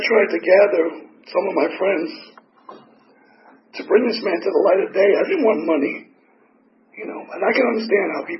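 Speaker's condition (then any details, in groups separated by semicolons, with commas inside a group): Tracheotomy; 8 surgeries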